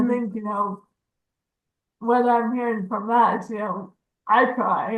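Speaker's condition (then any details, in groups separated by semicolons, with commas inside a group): Cerebral palsy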